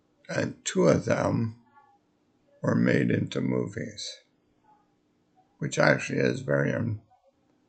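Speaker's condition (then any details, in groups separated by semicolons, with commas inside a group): Multiple sclerosis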